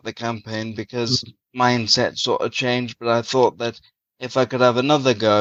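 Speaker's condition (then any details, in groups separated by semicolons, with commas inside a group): Cerebral palsy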